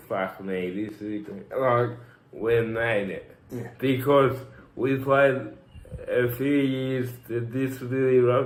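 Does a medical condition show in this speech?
Yes: cerebral palsy; from birth, tight muscles.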